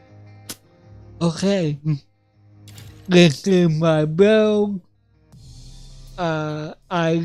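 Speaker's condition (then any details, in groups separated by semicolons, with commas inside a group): Cerebral palsy; affects voice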